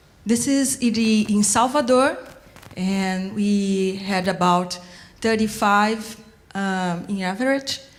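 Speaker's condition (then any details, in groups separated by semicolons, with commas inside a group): No condition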